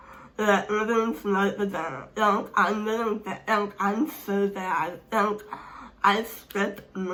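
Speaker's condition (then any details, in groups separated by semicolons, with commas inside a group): Speech impairment; hard to understand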